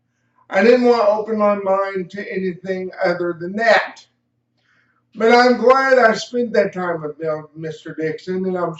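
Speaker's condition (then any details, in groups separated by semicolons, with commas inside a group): Cerebral palsy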